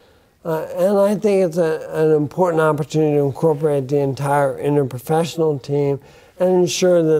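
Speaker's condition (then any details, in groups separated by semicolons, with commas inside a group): Bulbar onset ALS; affects speech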